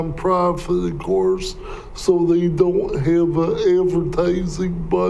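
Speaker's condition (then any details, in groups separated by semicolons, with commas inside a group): Cerebral palsy; speech impairment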